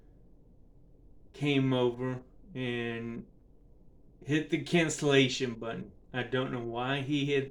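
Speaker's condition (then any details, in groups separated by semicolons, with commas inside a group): Cerebral palsy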